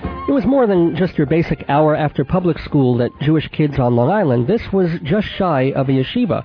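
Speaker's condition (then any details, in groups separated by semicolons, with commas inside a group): Cleft palate with lisp; therapy with Mrs. Adler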